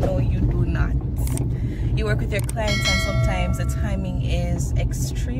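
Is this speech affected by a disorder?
No.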